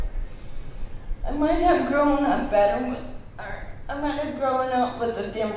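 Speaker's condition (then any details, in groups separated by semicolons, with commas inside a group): Cerebral palsy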